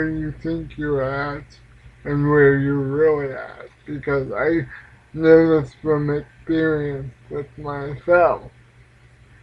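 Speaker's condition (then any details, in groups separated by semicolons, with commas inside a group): Cerebral palsy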